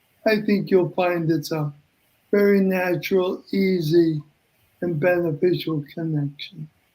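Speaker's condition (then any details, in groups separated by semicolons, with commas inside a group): ALS; mainly affects voice and breathing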